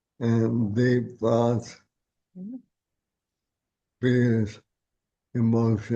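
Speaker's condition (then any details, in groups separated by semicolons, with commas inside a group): ALS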